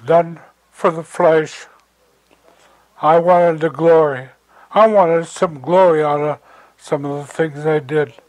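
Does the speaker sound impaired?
Yes: stroke; stroke at age 78, trembling hands, fell and broke hip, arterial aneurysm found on x-rays, surgery; slurred speech after stroke, hard time finding words, shaky voice.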